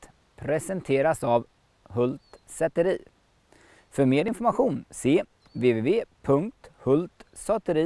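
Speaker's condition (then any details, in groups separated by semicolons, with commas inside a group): No condition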